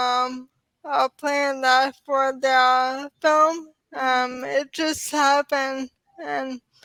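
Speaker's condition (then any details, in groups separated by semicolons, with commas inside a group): ALS; diagnosed in early 30s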